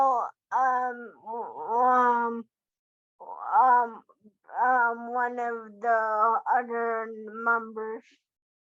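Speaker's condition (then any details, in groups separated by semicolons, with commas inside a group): Cerebral palsy quadriplegia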